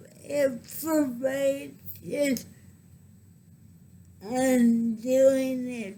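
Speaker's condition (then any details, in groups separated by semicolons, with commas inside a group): Cerebral palsy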